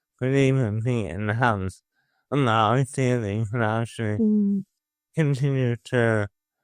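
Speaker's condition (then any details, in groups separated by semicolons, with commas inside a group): Motor neuron disease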